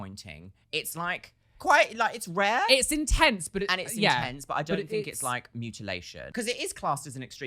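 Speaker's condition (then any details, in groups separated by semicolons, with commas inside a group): No condition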